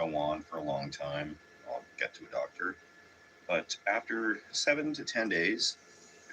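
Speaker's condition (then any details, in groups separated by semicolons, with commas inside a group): No condition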